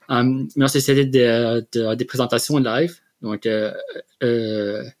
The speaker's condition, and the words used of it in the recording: Stuttering. Alors la personne a fini par me déconnecter et me reconnecter parce qu'il pensait que j'avais un problème technique.